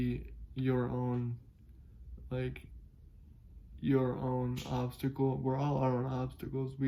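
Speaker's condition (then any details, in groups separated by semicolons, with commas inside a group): Cerebral palsy; able to speak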